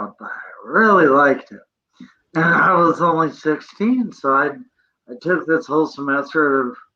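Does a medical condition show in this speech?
Yes: cerebral palsy; present from birth.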